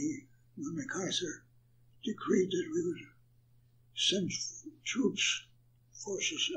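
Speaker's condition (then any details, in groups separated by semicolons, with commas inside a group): Parkinson's; attributed to Agent Orange exposure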